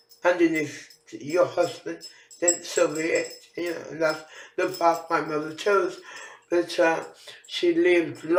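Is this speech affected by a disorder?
Yes: facial palsy; can barely hear own speech.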